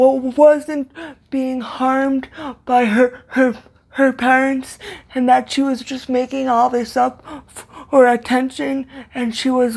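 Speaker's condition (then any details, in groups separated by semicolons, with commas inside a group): Cerebral palsy, severe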